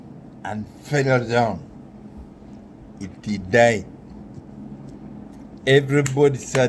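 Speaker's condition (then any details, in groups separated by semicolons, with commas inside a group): Neurological disease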